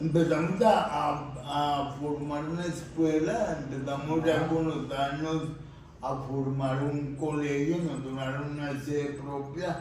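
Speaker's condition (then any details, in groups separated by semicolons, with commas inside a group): Cerebral palsy; difficulty speaking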